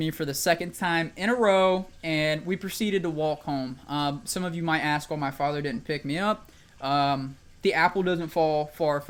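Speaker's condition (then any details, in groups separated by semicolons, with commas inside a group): No condition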